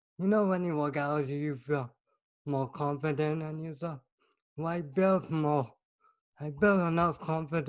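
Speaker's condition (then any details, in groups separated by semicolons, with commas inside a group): Cerebral palsy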